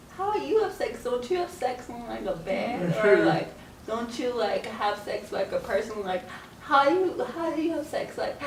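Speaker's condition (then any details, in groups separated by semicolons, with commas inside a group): Cerebral palsy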